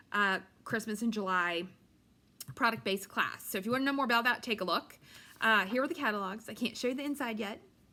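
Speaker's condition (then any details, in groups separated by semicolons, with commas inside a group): No condition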